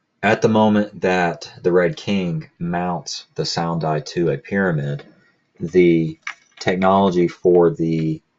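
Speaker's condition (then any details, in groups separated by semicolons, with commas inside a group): No condition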